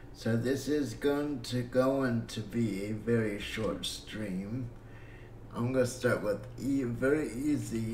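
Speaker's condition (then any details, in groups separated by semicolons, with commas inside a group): Cerebral palsy; breathing fine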